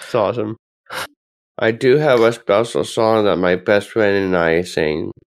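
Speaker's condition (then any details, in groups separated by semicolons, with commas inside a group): Down syndrome; present from birth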